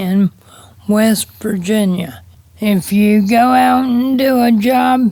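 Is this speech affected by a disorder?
Yes: cerebral palsy.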